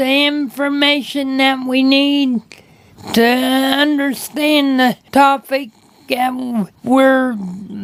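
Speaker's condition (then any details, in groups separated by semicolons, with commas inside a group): Cerebral palsy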